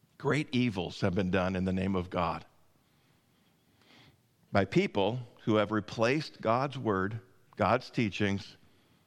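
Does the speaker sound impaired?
No.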